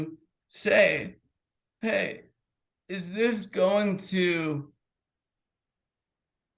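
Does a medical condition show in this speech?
Yes: cerebral palsy.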